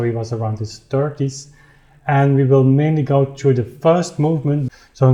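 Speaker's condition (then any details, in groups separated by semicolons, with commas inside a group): No condition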